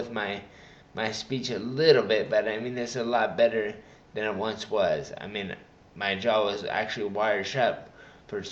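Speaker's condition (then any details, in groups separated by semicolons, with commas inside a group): Traumatic brain injury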